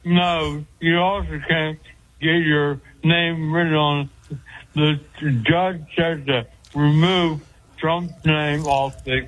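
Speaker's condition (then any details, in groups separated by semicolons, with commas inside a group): Speech impediment after head injury; cause unclear, stabbed and hit in head with ashtray by girlfriend years ago, cognition reportedly intact; rapid fire delivery, trouble getting words out, hard to follow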